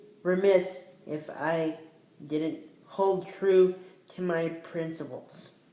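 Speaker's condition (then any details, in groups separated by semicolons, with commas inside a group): Cerebral palsy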